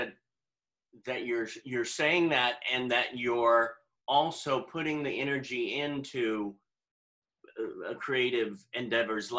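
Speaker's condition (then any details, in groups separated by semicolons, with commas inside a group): No condition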